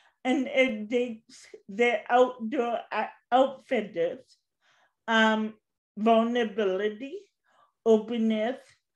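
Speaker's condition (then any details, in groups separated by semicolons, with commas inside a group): Cerebral palsy; since birth, walks with walker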